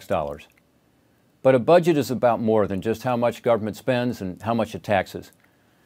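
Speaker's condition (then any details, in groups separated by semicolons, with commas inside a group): No condition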